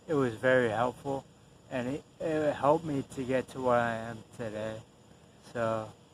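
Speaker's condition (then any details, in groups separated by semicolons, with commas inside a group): Traumatic brain injury; concussion, coma, left arm and hand affected; about 8 years since injury, still improving, hyperbaric oxygen therapy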